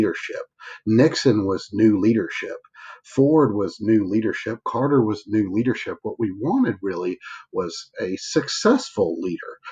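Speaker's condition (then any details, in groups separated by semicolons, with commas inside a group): No condition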